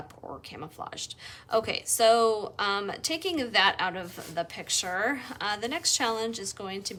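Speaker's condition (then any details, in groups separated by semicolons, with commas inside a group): No condition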